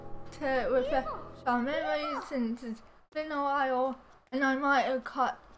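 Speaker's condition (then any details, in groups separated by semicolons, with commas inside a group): Cerebral palsy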